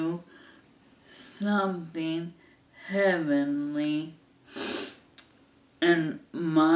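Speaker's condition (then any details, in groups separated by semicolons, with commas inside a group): ALS; hand onset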